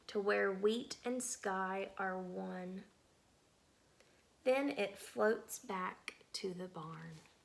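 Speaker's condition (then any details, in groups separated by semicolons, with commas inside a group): No condition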